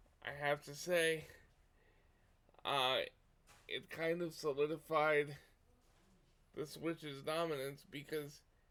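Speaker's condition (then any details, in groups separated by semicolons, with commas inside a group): Cerebral palsy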